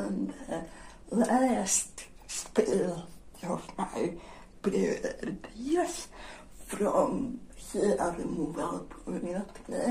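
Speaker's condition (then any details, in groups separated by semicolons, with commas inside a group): Generalized dystonia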